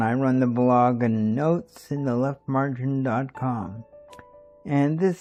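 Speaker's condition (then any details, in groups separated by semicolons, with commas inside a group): Cerebral palsy; stiff muscles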